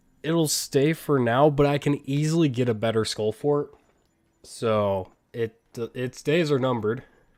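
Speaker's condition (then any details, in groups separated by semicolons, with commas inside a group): No condition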